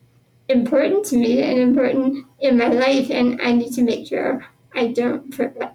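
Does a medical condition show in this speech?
Yes: spinal muscular atrophy; genetic progressive neuromuscular disease, born with it, power wheelchair since about age 2.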